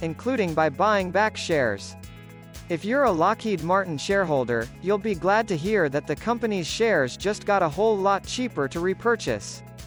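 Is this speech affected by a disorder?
No.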